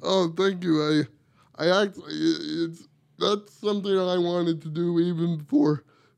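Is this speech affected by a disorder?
Yes: cerebral palsy; wheelchair user.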